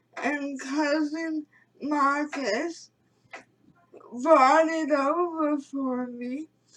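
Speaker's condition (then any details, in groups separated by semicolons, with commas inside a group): Cerebral palsy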